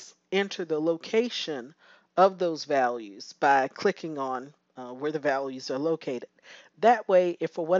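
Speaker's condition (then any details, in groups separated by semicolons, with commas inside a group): No condition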